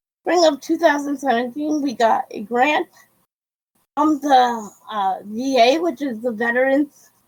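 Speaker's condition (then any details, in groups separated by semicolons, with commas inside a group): Cerebral palsy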